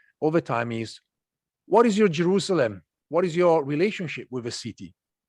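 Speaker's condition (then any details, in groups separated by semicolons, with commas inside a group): No condition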